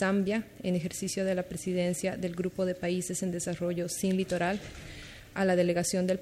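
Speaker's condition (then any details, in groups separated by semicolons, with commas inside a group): No condition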